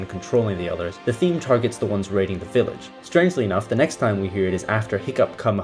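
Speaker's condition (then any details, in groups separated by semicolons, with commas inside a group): No condition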